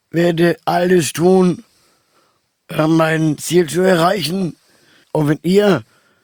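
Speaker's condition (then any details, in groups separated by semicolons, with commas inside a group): Down syndrome; trisomy 21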